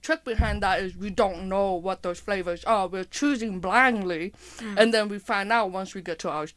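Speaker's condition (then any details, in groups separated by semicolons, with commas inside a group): Hearing impairment with speech impairment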